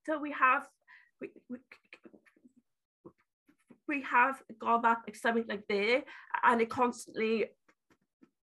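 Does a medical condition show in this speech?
Yes: stutter; never able to express self vocally, stutter affects business communication massively; stutter strongly affected by pandemic; stutters more when anxious or excited, rarely with partner Josh, word and sound repetitions, fillers like uh; here repeated words, blocks.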